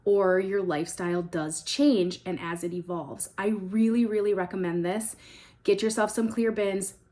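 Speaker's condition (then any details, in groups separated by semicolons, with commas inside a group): No condition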